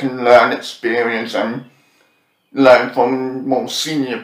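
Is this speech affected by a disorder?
Yes: profound deafness with cochlear implants, born profoundly deaf, cochlear implants; speaks fairly clearly after smooth speech therapy, speech not always this clear.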